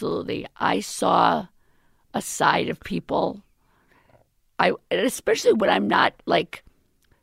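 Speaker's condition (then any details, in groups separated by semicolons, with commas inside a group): Left vocal cord paralysis, left unilateral; near-fatal pneumonia two years ago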